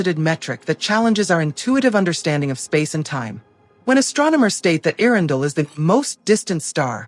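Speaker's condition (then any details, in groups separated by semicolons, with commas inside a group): No condition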